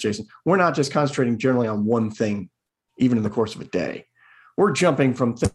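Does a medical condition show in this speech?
No.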